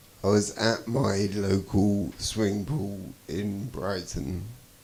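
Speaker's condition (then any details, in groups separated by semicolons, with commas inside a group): Traumatic brain injury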